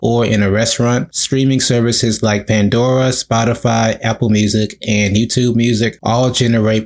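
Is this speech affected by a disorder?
No.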